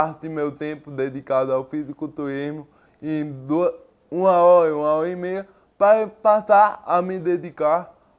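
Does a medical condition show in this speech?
Yes: cerebral palsy.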